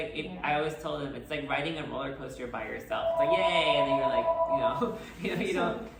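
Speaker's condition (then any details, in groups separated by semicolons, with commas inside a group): No condition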